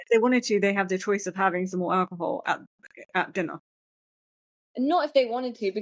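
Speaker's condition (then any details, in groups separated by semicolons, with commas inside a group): No condition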